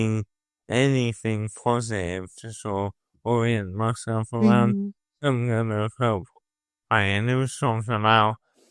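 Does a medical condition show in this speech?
Yes: motor neuron disease.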